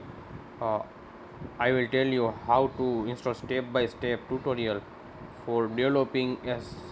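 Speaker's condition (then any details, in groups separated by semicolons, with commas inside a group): No condition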